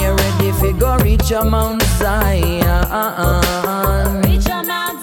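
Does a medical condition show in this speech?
No.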